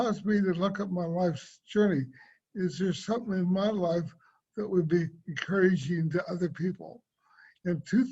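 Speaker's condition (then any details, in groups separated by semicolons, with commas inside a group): Cerebral palsy; affects speech and swallowing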